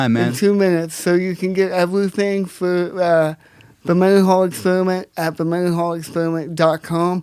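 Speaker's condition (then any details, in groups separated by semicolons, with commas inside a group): Cerebral palsy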